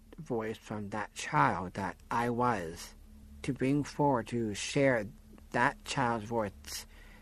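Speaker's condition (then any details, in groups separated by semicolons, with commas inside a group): Down syndrome; disability since childhood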